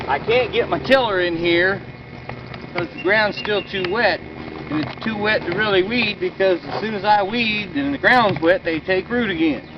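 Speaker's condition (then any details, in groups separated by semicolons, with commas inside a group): No condition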